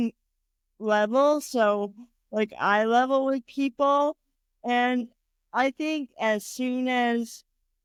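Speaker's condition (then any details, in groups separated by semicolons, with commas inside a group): Cerebral palsy; diagnosed around one year, has had surgery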